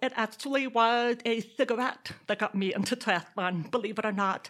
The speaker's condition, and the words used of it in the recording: Deafness. She can read lips and yes, speak.